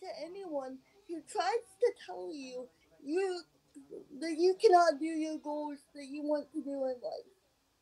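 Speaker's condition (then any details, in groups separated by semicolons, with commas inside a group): Cerebral palsy; onset at 19 days old from encephalitis, high fever and first seizure, 23 years, scoliosis, scoliosis surgery; leg cramps from staying in one position and poor circulation, back pain resolved after surgery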